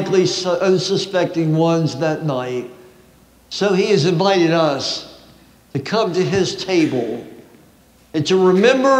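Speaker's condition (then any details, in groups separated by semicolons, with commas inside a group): No condition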